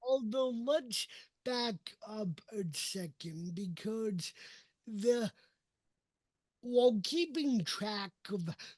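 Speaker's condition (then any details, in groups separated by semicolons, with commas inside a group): Cerebral palsy; very mild, most effects absent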